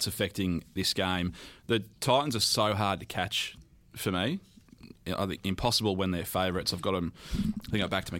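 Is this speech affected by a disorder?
No.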